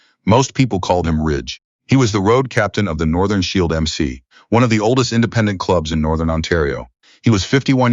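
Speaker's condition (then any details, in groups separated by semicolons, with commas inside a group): No condition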